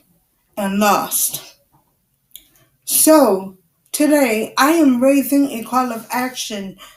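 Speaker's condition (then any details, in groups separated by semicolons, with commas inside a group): Cerebral palsy; wheelchair user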